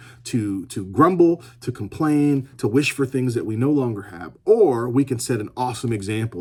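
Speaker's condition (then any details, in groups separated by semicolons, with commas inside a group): No condition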